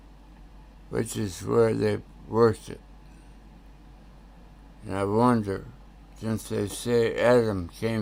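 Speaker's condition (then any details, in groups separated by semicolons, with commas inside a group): Tongue cancer; tongue tumor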